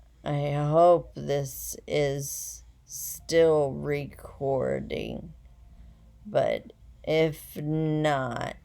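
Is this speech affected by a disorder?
Yes: essential tremor.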